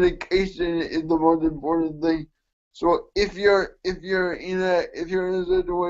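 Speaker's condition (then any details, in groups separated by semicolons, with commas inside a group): Cerebral palsy; mixed quadriplegia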